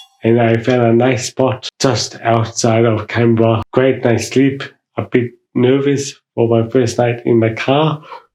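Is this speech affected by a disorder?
Yes: mild cerebral palsy.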